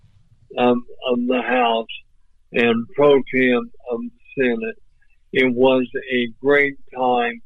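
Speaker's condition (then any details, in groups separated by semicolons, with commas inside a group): ALS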